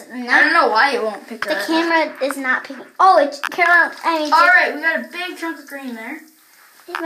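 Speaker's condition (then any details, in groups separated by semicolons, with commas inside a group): No condition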